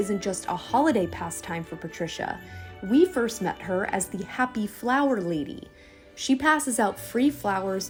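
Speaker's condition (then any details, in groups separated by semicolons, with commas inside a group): No condition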